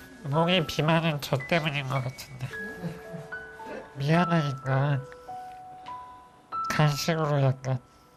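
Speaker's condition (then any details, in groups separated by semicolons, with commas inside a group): ALS (Lou Gehrig's disease); leg onset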